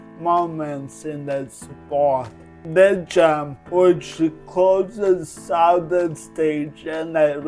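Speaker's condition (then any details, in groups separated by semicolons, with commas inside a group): Cerebral palsy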